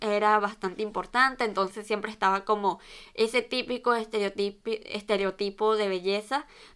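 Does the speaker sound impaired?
Yes: cleft lip and palate; Operación Sonrisa credited.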